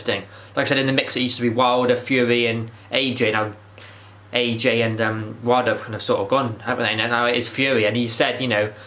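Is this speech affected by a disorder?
No.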